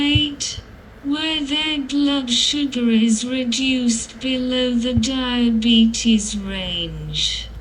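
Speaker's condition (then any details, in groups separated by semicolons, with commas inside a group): Cerebral palsy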